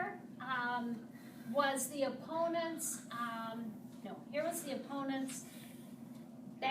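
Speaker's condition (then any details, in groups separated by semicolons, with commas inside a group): No condition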